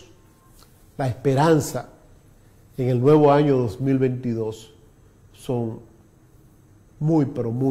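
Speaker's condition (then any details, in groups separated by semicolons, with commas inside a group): No condition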